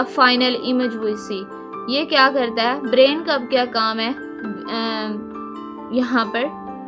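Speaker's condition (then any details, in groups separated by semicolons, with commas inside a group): No condition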